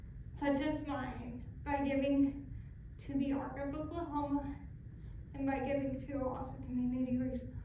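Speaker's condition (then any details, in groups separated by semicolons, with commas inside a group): Cerebral palsy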